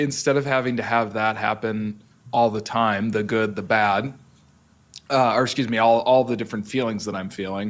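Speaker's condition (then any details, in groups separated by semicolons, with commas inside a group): No condition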